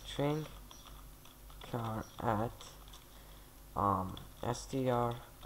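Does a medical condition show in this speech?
No.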